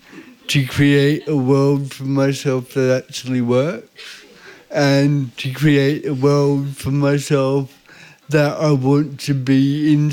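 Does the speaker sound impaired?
Yes: cerebral palsy; visible disability.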